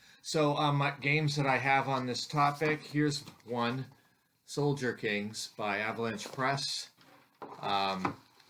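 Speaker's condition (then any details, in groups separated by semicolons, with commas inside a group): No condition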